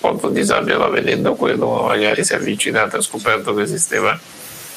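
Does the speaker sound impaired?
Yes: Duchenne muscular dystrophy; genetic Duchenne muscular dystrophy, diagnosed around age six and a half; uses breathing ventilator, also during daytime; ventilator enables speaking and more autonomous breathing.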